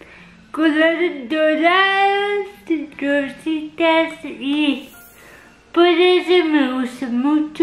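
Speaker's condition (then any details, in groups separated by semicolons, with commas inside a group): Cerebral palsy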